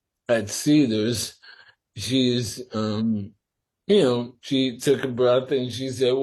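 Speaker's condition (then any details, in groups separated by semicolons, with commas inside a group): Sporadic ALS; must speak slower and carefully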